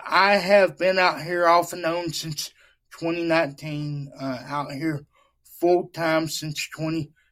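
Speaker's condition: Cerebral palsy; handicap-accessible setup on church campus

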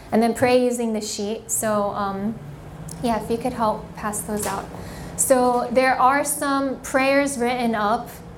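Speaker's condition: No condition

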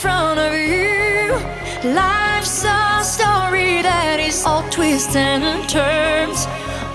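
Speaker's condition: No condition

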